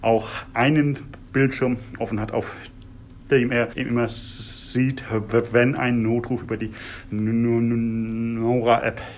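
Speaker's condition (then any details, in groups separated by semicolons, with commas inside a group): Stuttering, severe; fairly strong stuttering symptoms by own account; sudden blocks, word and part-word repetitions, phrase repetitions, filler sounds; repeated sounds, prolonged sounds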